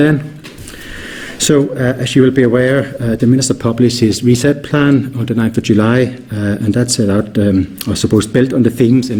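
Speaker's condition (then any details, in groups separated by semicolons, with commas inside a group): No condition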